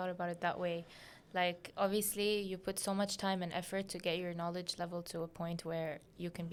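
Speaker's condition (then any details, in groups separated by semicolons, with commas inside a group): No condition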